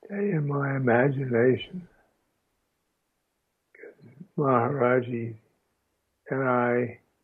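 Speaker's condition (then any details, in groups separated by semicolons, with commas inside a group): Aphasia after stroke; speech lost then regained, talking again publicly after stroke; halting speech during recording; halting speech with pauses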